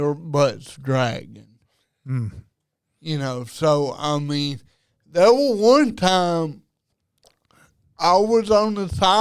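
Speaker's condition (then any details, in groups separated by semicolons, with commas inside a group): Cerebral palsy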